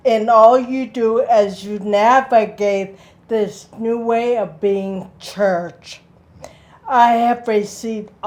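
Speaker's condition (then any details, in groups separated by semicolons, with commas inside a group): Speech impairment in rehabilitation; rehabilitation, daily physical, occupational, speech therapy, no longer uses walker; greatly improved, not yet fully recovered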